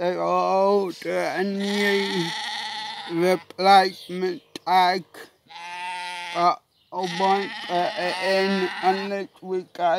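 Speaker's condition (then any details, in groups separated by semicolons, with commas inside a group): Cerebral palsy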